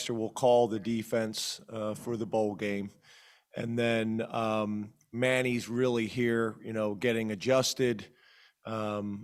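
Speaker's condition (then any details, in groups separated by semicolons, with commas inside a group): No condition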